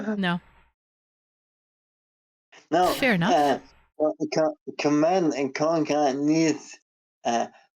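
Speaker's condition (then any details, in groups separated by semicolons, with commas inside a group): ALS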